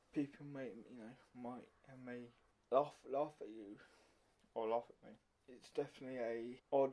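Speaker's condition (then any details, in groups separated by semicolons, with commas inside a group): Cerebral palsy, mild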